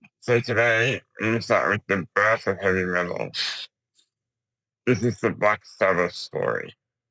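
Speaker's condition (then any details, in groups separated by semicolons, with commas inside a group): Duchenne muscular dystrophy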